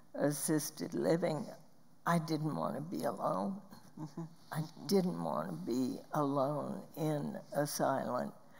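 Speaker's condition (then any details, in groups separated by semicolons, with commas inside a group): Spasmodic dysphonia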